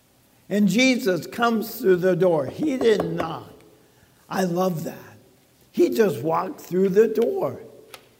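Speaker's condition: ALS; talking funny

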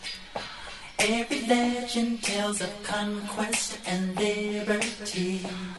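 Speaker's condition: No condition

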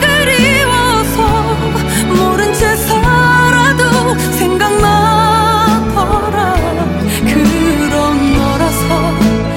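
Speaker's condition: No condition

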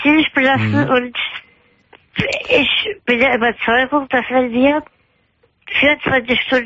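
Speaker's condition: Spinal muscular atrophy; never able to stand, formerly wheelchair user, scoliosis, progressive muscle weakness; bedbound ten years, cannot breathe without mask, formerly ventilated only at night, eats only in bed

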